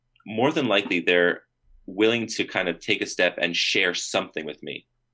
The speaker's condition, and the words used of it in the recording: None; typical speech.